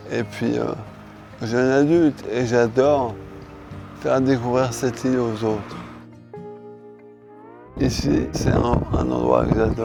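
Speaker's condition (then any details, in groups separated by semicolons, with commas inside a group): Charcot disease (ALS)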